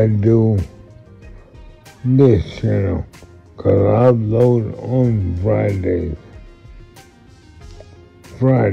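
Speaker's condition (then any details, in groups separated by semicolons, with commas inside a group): Multiple sclerosis; affects left side and voice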